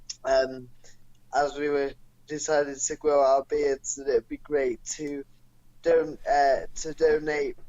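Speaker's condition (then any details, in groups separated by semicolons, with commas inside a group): Cerebral palsy; non-progressive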